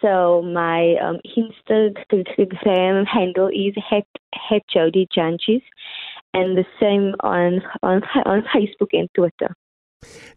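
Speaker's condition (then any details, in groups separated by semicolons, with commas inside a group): Stuttering; lifelong stutter; stutter slightly audible during interview; stutter audible a little in conversation, disappears completely when singing; repeated sounds, prolonged sounds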